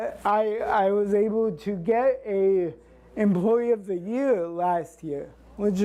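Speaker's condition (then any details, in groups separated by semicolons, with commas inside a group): Cerebral palsy; since birth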